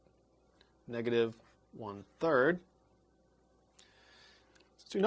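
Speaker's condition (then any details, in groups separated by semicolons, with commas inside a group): No condition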